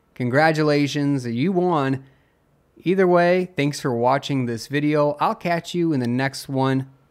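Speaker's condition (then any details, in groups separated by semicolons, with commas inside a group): No condition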